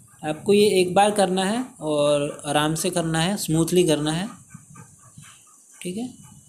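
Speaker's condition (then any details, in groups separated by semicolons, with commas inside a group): No condition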